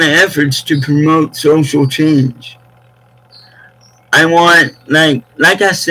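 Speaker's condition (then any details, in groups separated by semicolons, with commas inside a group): Cerebral palsy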